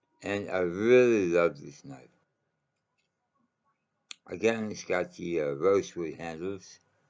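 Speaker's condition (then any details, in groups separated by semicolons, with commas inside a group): Mouth cancer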